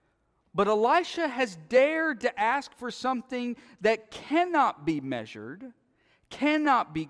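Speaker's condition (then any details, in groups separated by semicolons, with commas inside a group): No condition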